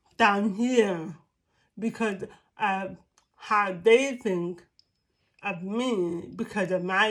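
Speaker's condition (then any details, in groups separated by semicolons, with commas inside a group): Cerebral palsy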